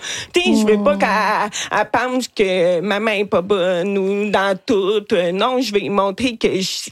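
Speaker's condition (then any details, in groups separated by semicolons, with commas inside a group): Hearing loss with cochlear implant; hard of hearing; own singing described as not very nice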